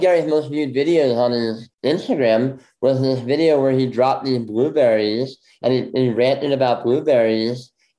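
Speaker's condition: Bilateral cleft lip; congenital bilateral

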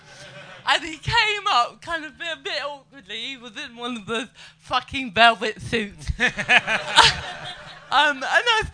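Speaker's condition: Cerebral palsy; able to speak and move

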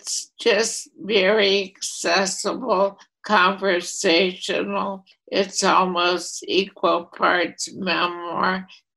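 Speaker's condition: ALS, primary lateral sclerosis; voice affected

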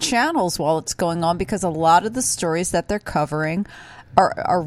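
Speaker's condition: No condition

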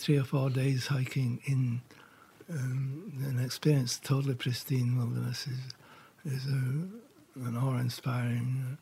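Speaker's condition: Parkinson's; diagnosed about 4 years ago

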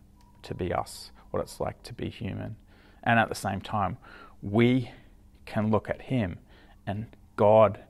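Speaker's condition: No condition

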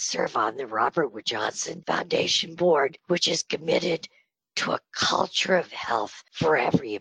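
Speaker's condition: Spasmodic dysphonia; on Botox treatment

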